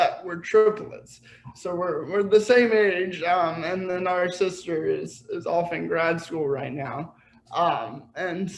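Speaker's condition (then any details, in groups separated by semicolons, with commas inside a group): Cerebral palsy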